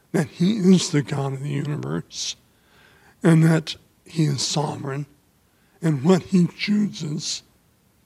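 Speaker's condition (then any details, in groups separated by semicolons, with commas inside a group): ALS; voice affected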